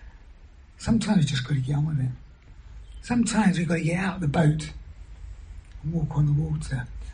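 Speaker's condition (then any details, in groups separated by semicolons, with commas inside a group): Throat cancer surgery, vocal injections; whispered after surgery, two or three words per breath, injections now allow full sentences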